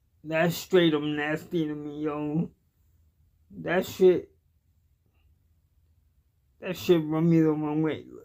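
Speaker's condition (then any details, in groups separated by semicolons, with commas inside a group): Cerebral palsy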